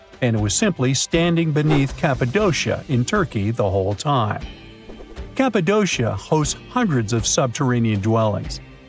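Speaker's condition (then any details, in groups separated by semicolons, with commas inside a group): No condition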